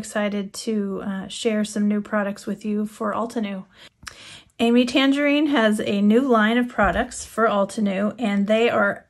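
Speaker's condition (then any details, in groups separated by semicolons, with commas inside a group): No condition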